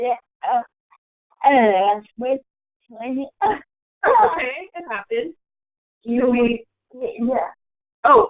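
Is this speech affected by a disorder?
Yes: cerebral palsy.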